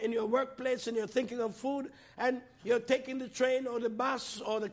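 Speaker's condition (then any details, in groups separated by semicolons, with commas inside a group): No condition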